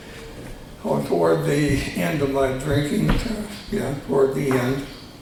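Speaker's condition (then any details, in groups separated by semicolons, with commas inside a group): Tongue cancer surgery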